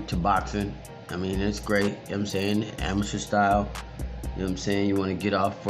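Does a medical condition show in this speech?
No.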